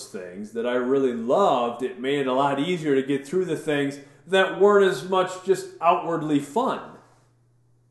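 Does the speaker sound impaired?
No.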